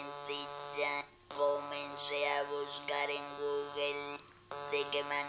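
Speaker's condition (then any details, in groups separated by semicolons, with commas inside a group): Total laryngectomy; laryngeal cancer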